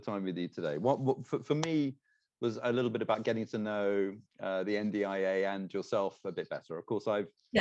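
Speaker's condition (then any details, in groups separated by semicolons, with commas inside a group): No condition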